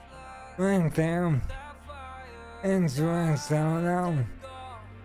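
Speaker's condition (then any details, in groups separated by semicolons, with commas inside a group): ALS; stem cell treatment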